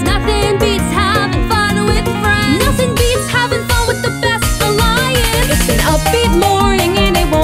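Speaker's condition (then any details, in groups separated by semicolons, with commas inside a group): No condition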